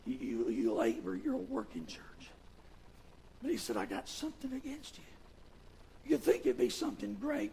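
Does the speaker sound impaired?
Yes: vocal fold paralysis, bilateral; speaks with false vocal folds; voice partly regained since loss about 9 years ago, false-fold voicing on camera exam, Baptist Hospital.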